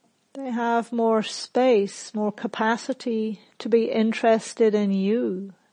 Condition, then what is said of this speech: None; typical speech.